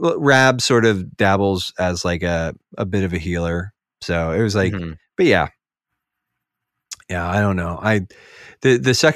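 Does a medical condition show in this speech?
No.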